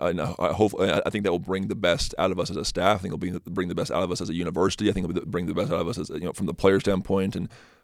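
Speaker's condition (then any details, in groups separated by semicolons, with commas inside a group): Stutter; stutter first noticed in high school, magnified on mission while learning Spanish; past speech therapists helped a little, detailed preparation learned from coach Lewis at Lone Peak; trips over words, can't get words out off the cuff, less when prepared, confident; repeated sounds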